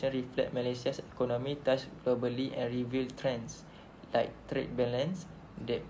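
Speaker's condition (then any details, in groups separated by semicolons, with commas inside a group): No condition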